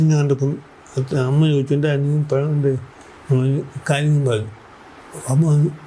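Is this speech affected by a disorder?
Yes: cerebral palsy.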